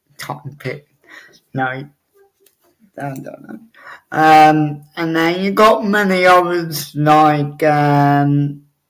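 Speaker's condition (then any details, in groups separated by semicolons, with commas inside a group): Cerebral palsy; obvious speech impediment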